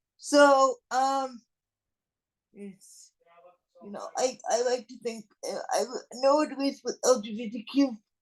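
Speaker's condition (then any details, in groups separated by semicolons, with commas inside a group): Cerebral palsy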